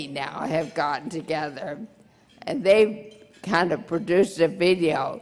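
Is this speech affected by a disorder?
Yes: brain injury.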